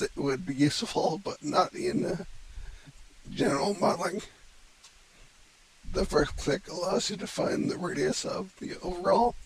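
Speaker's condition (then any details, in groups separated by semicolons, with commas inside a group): Cerebellar ataxia from brain tumour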